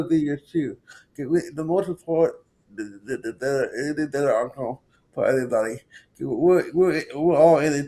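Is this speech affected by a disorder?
Yes: cerebral palsy.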